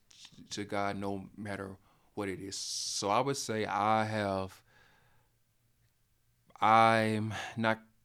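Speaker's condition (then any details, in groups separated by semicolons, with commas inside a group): Stuttering; only stutterer on either mother's or father's side of family; stutters when talking, speech problem audible, cannot be hidden when speaking; prolonged sounds, blocks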